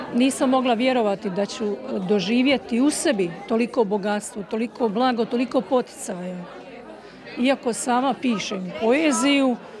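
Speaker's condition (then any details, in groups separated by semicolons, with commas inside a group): No condition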